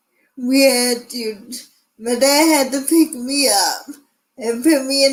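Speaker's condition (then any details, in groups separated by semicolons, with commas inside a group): Cerebral palsy; from birth, difficult delivery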